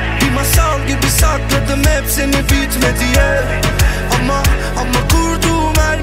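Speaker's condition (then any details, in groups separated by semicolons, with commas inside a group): No condition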